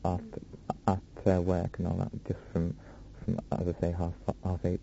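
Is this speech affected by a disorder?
Yes: stammer; stammer since about age five, onset around birth of brother; first speech therapy, first experience of therapy; usually not that bad, a little worse in small room with recorder; here repeated sounds, repeated words, prolonged sounds.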